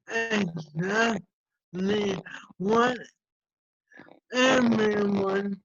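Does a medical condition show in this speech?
Yes: ALS.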